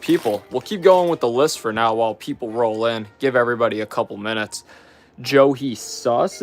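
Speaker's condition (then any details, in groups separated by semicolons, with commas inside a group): No condition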